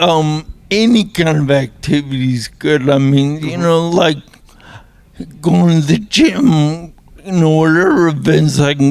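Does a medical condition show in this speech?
Yes: traumatic brain injury; motorcycle accident, facial fractures; about 13 years after injury.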